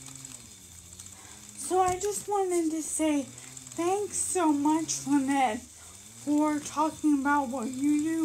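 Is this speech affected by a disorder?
Yes: brain injury.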